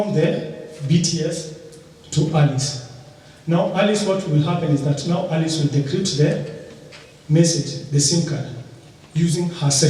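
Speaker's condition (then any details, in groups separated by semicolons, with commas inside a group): No condition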